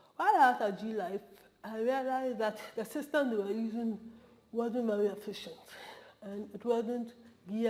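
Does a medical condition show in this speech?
Yes: cerebral palsy; brain damage from neonatal jaundice; physiotherapy twice weekly.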